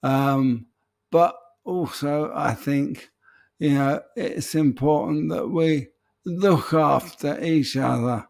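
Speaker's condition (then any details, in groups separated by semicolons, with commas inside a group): ALS; voice may sound peculiar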